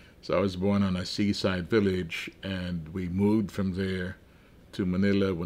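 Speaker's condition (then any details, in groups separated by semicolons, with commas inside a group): No condition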